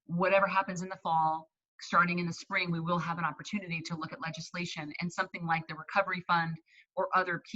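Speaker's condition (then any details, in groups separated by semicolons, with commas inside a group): No condition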